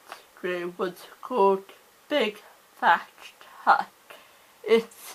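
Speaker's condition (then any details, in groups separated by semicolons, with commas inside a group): Cerebral palsy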